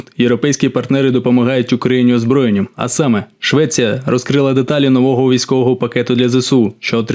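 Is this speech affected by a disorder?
No.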